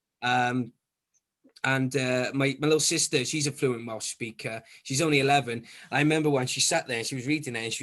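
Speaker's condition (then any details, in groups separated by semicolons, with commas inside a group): No condition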